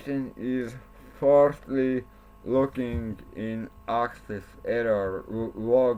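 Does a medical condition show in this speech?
Yes: cerebral palsy; speech not very clear.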